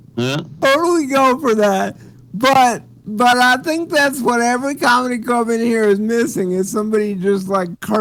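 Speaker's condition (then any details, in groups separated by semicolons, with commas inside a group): Cerebral palsy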